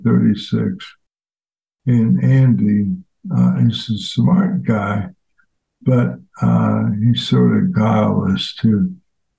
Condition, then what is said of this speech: ALS (motor neuron disease). Now you've got a different voice.